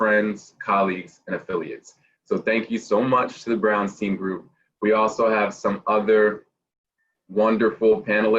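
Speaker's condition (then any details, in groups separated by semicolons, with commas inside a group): No condition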